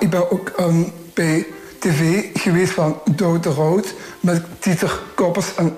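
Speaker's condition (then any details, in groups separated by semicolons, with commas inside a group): Down syndrome; trisomy 21, chromosomal, three copies of chromosome 21 instead of two; speaks well, can read and write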